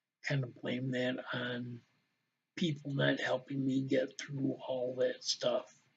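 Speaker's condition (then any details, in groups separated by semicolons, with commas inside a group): Ataxia; balance and speech deficit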